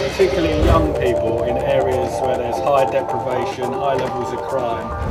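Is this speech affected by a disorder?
No.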